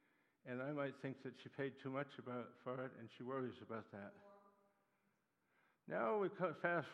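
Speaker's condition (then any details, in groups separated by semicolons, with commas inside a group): Parkinson's disease; in therapy sessions working on walking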